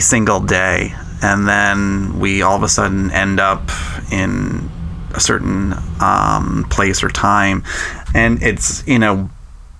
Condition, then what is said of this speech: Stuttering. I might say a phrase over again.